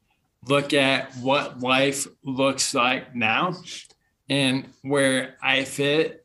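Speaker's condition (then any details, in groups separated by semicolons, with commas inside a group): Bulbar onset ALS; speech problems first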